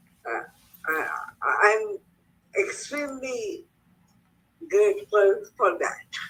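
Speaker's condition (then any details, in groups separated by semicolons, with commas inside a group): Cerebral palsy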